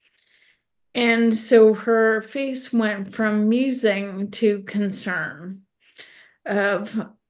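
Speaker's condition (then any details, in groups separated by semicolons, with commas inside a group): ALS; tongue fasciculations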